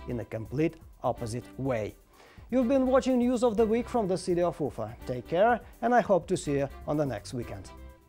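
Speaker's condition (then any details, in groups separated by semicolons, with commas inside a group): No condition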